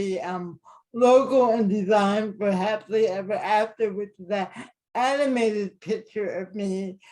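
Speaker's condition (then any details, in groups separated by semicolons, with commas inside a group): Cerebral palsy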